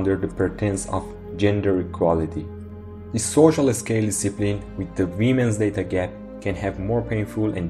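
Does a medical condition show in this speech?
No.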